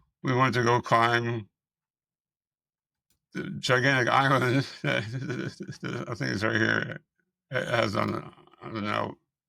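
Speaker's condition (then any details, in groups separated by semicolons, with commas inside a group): Multiple system atrophy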